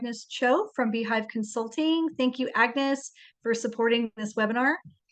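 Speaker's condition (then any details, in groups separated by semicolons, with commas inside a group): No condition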